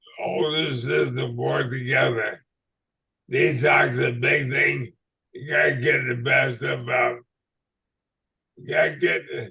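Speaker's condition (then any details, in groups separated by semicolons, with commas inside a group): ALS/MND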